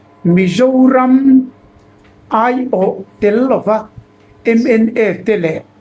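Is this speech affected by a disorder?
No.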